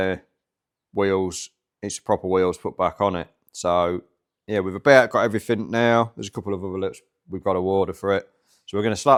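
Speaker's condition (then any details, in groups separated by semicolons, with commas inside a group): No condition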